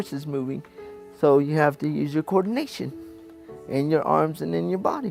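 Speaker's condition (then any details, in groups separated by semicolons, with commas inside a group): Cerebral palsy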